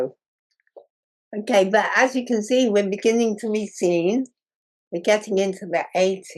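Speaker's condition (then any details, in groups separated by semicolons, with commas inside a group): Muscular dystrophy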